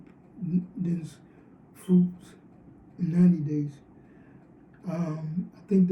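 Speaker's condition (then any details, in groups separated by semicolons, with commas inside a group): Cerebral palsy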